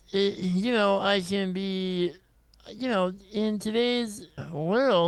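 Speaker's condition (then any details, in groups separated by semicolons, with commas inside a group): Congenital muscular dystrophy; congenital muscular dystrophy, scoliosis surgery, tracheostomy, feeding tube; diagnosed in infancy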